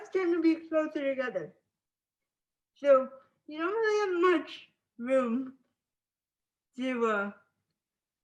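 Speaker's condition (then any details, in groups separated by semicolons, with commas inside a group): Spastic cerebral palsy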